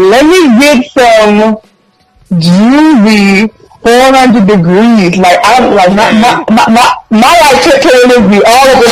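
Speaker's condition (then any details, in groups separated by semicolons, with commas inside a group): Stutter; stutter since age 3; repeated sounds, prolonged sounds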